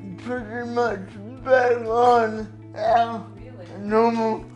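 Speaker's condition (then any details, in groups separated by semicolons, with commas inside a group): Cerebral palsy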